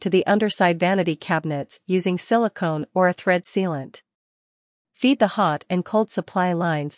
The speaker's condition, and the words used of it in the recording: No condition.